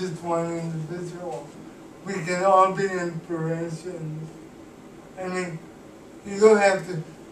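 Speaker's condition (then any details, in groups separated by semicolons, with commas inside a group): Cerebral palsy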